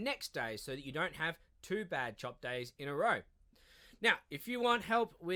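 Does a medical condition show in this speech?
No.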